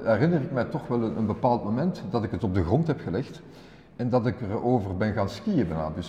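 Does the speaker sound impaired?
No.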